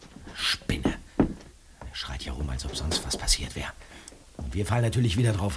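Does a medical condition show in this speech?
No.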